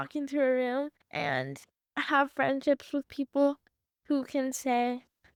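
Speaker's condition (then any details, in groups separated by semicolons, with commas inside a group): Cerebral palsy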